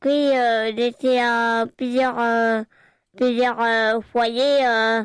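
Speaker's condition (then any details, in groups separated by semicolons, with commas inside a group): Hearing impairment; hard of hearing from birth, attended Foyer Marignotte and other foyers, learned signing as child via Patrice Carillo; sign-singer (chansigneuse) in Chœur de Talent, led by sign chief Patrice Carillo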